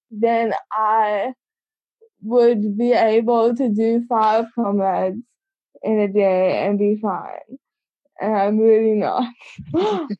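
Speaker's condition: Cerebral palsy; congenital, from birth, age 25

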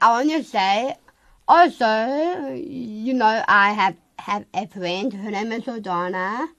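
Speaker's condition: Down syndrome; from birth, confirmed 3 days after birth, heart hole closed spontaneously at age 2; age 20; speaks a lot slower, learns and moves slower

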